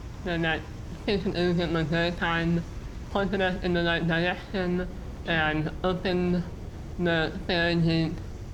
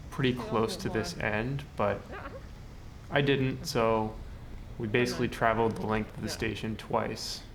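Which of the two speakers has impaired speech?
The first: muscular dystrophy.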